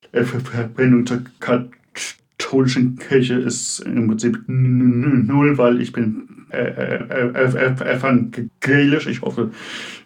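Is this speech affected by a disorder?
Yes: stuttering; stuttering present even in dreams, onset age unknown; speech not fluent, blocks, fluency disorder only, knows what to say; here repeated sounds.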